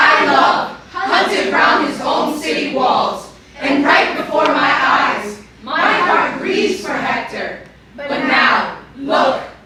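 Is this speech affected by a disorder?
No.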